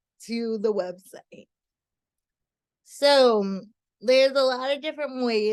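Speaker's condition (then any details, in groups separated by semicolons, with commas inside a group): Cerebral palsy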